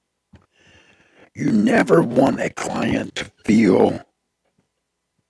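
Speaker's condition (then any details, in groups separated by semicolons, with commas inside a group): Throat cancer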